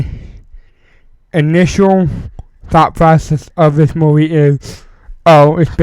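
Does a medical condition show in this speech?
Yes: cerebral palsy.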